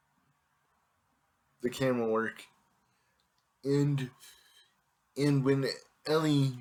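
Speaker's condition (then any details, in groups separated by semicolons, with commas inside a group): Cerebral palsy; affects all muscles; able to speak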